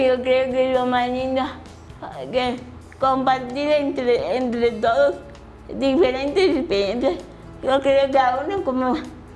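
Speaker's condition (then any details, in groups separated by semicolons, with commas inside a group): Cerebral palsy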